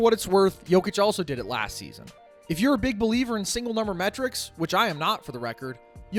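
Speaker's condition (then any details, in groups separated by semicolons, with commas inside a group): No condition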